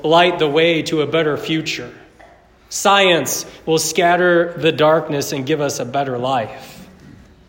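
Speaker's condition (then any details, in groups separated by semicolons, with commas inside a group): No condition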